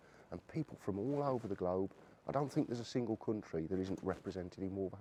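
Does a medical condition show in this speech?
No.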